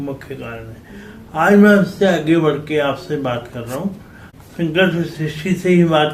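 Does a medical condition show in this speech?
Yes: cerebral palsy.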